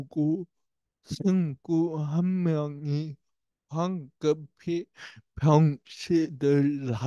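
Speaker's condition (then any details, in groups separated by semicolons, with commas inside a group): Brain lesion disability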